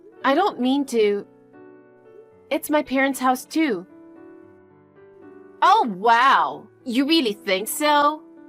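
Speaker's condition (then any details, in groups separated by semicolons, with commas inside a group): No condition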